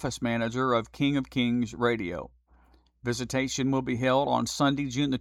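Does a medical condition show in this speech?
No.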